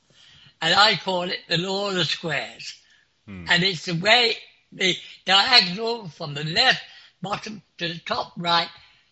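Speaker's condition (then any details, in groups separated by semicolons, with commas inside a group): Clinically deaf; clinically deaf since school age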